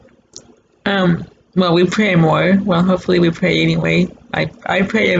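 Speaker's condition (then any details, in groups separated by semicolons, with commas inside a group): Cerebral palsy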